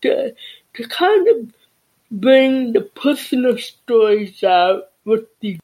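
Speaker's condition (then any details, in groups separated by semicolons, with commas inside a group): Deafness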